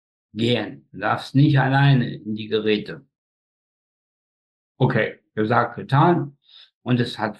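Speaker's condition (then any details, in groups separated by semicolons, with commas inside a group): Spastic tetraparesis; birth injury, cord around neck, oxygen loss up to 15 minutes, all four limbs, facial paralysis; difficulties controlling speech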